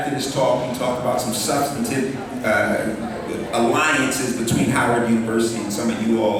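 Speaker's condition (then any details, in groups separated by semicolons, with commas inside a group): No condition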